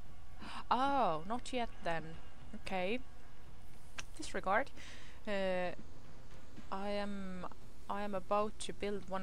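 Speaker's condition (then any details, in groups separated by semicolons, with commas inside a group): No condition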